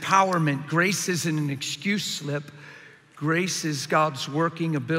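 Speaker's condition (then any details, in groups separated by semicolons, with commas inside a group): No condition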